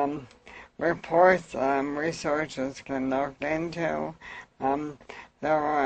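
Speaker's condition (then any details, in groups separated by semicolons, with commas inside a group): Amyotrophic lateral sclerosis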